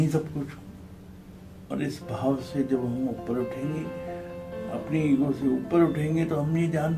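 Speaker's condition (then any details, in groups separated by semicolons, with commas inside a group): Cerebral palsy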